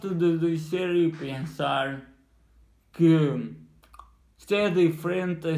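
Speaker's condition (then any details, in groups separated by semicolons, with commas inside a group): Cerebral palsy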